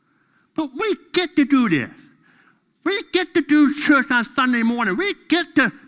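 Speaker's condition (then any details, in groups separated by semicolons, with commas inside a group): Deafness; deaf during school years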